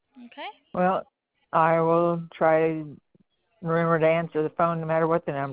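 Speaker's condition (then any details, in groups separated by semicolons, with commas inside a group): Parkinson's disease; no longer drives, still dressing alone, once needed help with clothes; pre-op doctor visit today; voice affected by Parkinson's, hard to hear on the phone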